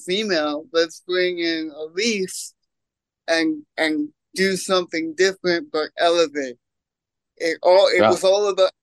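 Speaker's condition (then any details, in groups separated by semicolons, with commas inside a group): Cerebral palsy; congenital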